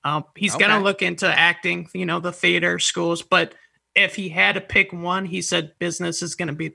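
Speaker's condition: No condition

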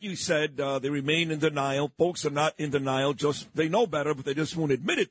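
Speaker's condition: No condition

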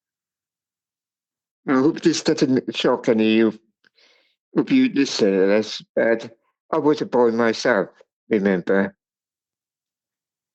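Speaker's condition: Cerebral palsy; speech impairment

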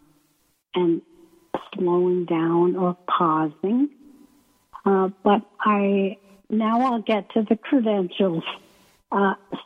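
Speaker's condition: ALS; first symptoms subtle in right foot, onset during pre-doctoral internship at VA, wheelchair user, transfer board; weak breathing muscles, hard to speak, may sound weak or unclear, paces speech with breathing, slowing, pausing

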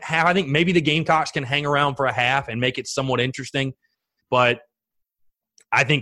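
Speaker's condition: No condition

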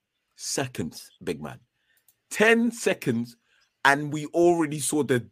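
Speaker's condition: No condition

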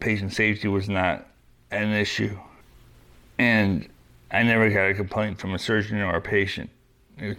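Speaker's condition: Young-onset Parkinson's disease; hereditary LRRK2 form, diagnosed at 38, right hand weakness, freezing, medication 5 years, deep brain stimulator

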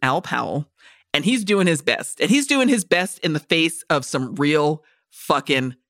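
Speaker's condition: No condition

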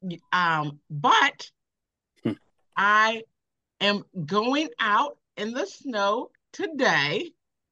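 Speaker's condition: Aphasia after stroke; keeps talking to improve

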